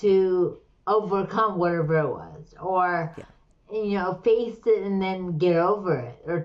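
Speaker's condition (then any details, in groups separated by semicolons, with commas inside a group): Slurred speech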